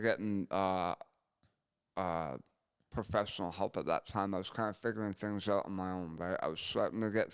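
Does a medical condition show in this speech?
Yes: gunshot injury to chin.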